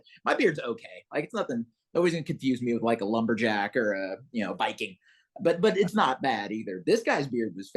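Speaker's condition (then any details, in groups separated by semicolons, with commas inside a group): No condition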